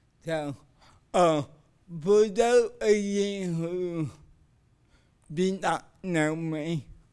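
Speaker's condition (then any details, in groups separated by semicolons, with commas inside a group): Cerebral palsy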